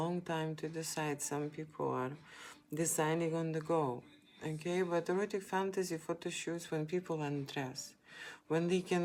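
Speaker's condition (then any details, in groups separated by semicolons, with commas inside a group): No condition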